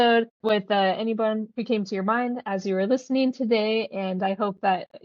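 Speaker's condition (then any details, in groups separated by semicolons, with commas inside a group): No condition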